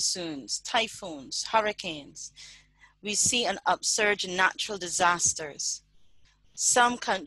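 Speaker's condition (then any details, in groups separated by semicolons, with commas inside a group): No condition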